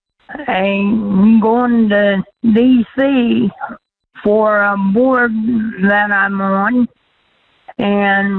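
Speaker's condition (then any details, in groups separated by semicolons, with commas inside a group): Cerebral palsy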